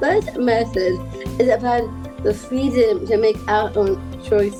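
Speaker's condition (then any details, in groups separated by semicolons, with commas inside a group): Down syndrome; trisomy 21, three copies of chromosome 21; recorded video message, audio a bit stilted, needs patience, host repeats lines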